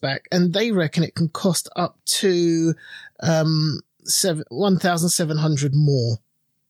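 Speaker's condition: No condition

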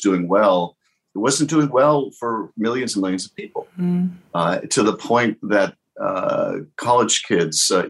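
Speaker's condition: No condition

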